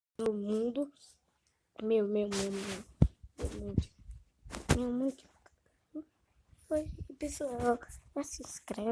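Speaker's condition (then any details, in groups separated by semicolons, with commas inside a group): No condition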